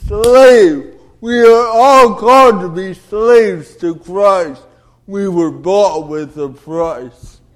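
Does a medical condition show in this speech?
Yes: cerebral palsy; delayed development.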